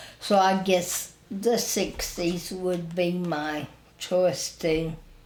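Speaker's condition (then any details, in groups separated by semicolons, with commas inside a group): Spinal ataxia; wheelchair user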